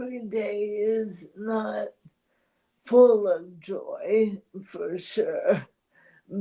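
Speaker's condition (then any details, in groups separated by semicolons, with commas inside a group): ALS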